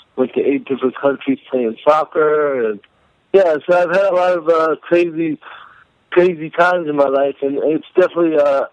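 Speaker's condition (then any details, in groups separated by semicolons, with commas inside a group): Cerebral palsy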